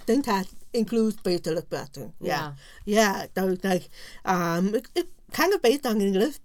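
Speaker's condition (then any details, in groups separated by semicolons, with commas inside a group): Profound deafness; profound deafness left ear, total deafness right ear, diagnosed at age 3, no cochlear implant; wears hearing aid which helps, relies on lip-reading to understand, sits in front row; learned to speak and lip-read in oral pre-preschool, mainstreamed, little ASL now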